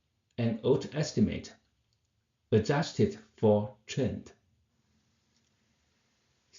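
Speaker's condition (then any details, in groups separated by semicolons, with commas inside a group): No condition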